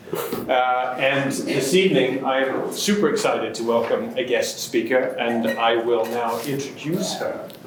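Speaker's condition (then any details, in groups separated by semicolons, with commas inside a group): No condition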